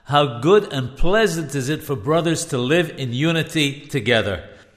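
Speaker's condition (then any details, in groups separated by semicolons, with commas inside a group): No condition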